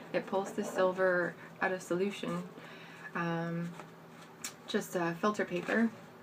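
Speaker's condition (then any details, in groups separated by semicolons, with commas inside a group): No condition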